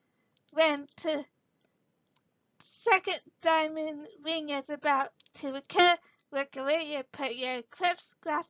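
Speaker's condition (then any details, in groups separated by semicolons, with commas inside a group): Cerebral palsy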